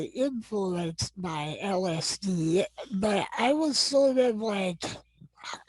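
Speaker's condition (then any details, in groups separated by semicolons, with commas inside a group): Non-progressive muscular dystrophy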